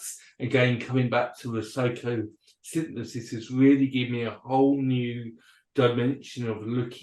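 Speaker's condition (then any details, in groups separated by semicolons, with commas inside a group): Cerebral palsy and dyspraxia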